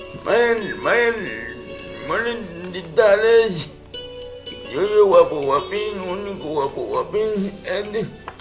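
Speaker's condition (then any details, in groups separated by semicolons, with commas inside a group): Cerebral palsy; speech affected by cerebral palsy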